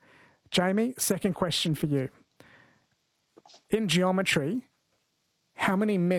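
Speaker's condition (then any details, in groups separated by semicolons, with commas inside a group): No condition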